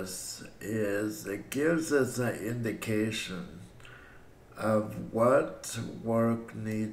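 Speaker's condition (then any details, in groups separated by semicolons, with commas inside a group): Cerebral palsy; breathing fine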